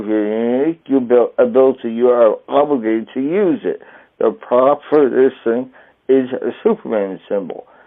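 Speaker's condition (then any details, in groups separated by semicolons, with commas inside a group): Traumatic brain injury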